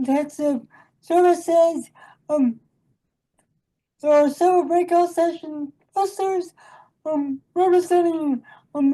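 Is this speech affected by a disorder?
Yes: cerebral palsy; from birth.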